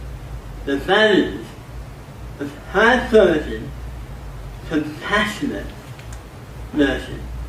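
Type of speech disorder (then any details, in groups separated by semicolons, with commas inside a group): Dysarthria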